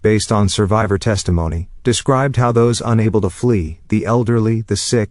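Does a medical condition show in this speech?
No.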